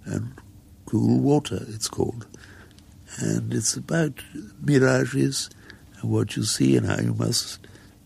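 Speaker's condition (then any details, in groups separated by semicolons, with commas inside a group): Muscular dystrophy; helped around by carers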